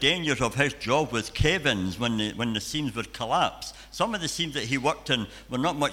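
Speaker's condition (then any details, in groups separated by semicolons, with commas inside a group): Cleft palate and cleft lip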